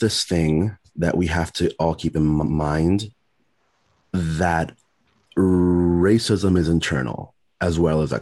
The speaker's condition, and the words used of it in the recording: Stuttering. Kind of a thing where, like, if people hear me and they hear my stammer first and not what I'm saying